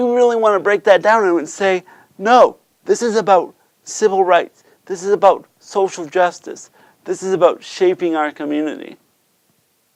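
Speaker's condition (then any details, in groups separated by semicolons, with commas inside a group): Cerebral palsy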